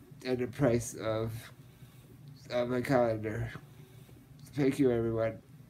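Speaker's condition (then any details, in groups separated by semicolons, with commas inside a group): Muscular dystrophy, Duchenne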